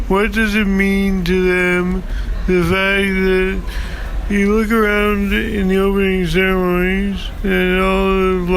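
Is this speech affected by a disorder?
Yes: Parkinson's disease; young onset; symptoms about nine years, diagnosed three years ago.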